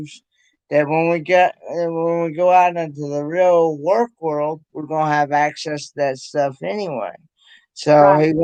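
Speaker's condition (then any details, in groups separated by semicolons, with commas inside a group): Cerebral palsy; present since birth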